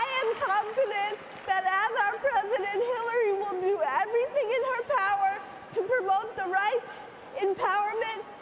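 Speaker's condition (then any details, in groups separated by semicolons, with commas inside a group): Cerebral palsy, spastic quadriplegia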